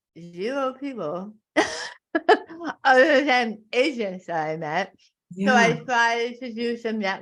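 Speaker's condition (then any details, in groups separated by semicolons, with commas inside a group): Tongue cancer; voice changed and abnormal, tracheotomy affected speech, past feeding tube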